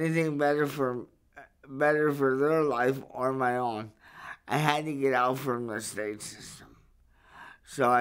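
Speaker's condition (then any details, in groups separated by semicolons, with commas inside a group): Cerebral palsy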